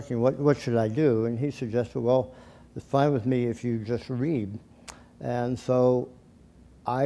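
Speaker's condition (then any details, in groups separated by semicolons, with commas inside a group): Tongue cancer surgery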